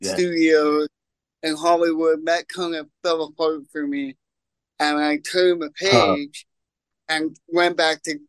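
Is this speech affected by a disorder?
Yes: cerebral palsy; congenital.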